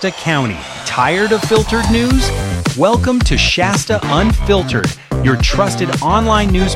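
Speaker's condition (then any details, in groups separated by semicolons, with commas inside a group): No condition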